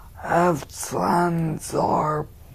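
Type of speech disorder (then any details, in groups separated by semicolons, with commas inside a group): Spastic dysarthria; cerebral palsy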